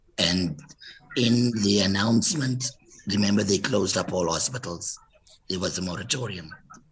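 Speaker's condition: Total laryngectomy; total laryngectomy for rare laryngeal cancer, suspected chondrosarcoma, surgeon Dr. Ismail, five operations, 24 days ICU; 25 months since laryngectomy, speaking with voice prosthesis since fifth operation; no natural voice, earlier Stephen Hawking-like voice, prior huskier voice, spasmodic dysphonia diagnosed

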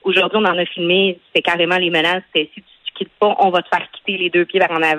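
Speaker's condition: No condition

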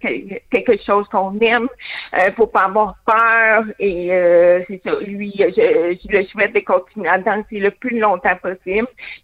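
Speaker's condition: Hearing loss with cochlear implant; hard of hearing, born deaf, total silence when implant removed in water, lip reading helps; phone understanding varies by person

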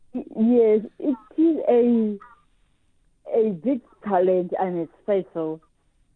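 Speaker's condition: Cerebral palsy; surfs with helper pushing into wave, rides wave to end

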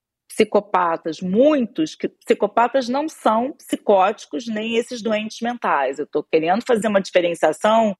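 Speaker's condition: No condition

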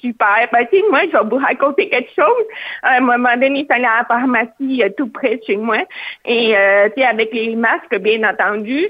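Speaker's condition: Hearing loss, cochlear implant; hard of hearing, cochlear implant received at age 4, operated very young

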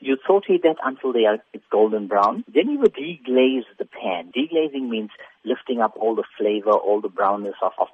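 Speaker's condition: No condition

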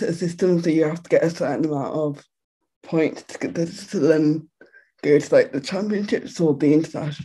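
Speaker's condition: Quadriplegic cerebral palsy; muscles move uncontrollably

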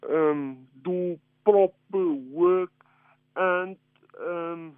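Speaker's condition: Cerebral palsy; affects speed of communication

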